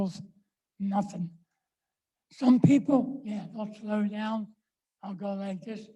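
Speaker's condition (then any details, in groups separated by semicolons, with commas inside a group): ALS; power chair user; recently diagnosed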